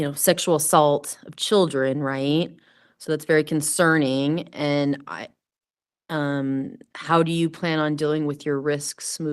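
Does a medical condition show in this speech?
No.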